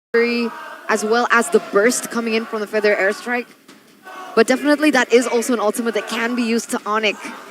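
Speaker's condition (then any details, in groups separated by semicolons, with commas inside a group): No condition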